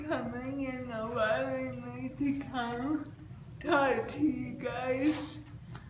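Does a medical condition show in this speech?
Yes: cerebral palsy.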